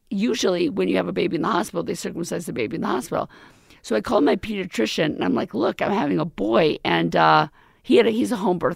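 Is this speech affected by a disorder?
Yes: vocal cord paralysis; permanent left vocal cord paralysis after near-fatal pneumonia, intubation, tracheostomy, feeding tube, over 2 years ago; current voice temporary after recent surgery, swallowing still hard.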